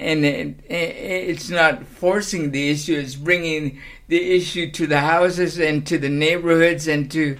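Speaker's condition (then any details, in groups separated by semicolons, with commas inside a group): Cerebral palsy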